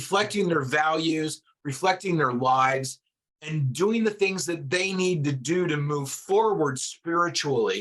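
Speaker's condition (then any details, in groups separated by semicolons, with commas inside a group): No condition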